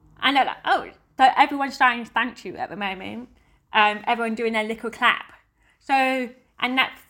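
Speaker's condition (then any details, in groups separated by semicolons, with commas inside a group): Deafness; hears song beat and singing but not words, heavy metal rock indistinct, uses sign language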